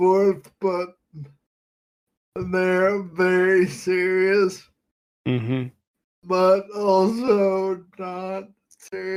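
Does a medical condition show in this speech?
Yes: Friedreich's ataxia.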